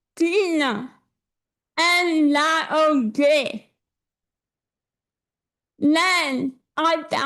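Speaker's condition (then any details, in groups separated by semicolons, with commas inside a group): Cerebral palsy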